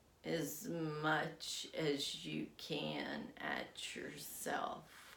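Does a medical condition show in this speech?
Yes: essential tremor; affects legs as well.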